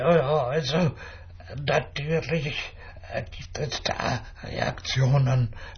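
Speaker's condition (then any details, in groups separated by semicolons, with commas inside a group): Dystonia with speech disorder; lifelong, first noticed at age 6 in primary school, could not write as a child; can only speak slowly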